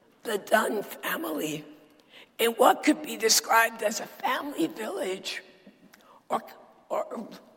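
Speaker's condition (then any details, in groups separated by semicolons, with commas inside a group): Dysphonia; lost ability to sing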